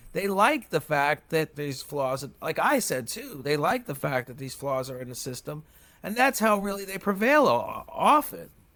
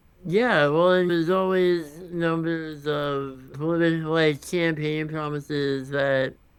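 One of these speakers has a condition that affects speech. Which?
The second: congenital muscular dystrophy.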